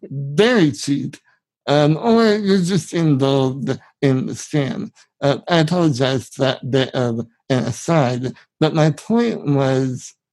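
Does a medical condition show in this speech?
Yes: spinal muscular atrophy, severe; needs heavily adapted van for live poker, accessible van GoFundMe started by Veronica Brill.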